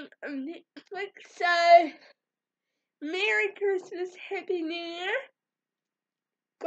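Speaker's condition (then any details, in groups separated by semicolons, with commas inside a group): Cerebral palsy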